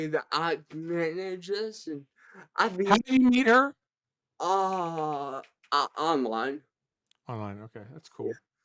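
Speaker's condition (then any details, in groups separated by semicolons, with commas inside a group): Cerebral palsy, severe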